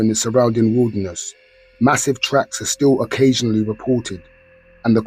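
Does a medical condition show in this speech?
No.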